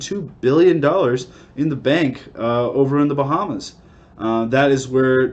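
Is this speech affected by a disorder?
No.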